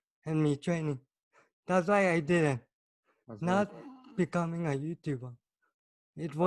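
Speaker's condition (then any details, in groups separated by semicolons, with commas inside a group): Cerebral palsy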